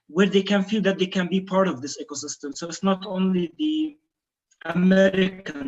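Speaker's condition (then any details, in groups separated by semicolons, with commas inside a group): No condition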